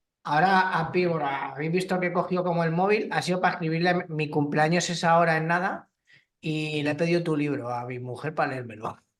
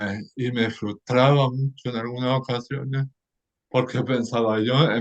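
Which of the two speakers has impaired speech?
The second: cerebral palsy; lifelong; spasms even when calm; may run out of air, not always fully intelligible.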